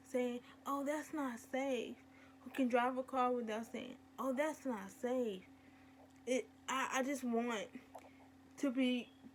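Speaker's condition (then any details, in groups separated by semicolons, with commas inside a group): Cerebral palsy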